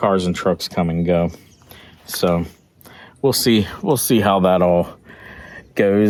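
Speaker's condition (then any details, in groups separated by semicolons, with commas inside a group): No condition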